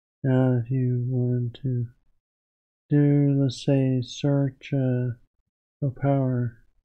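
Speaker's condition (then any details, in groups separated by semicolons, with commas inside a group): Parkinson's disease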